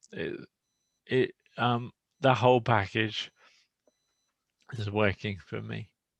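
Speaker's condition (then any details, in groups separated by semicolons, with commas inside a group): Motor neuron disease; speech a little slow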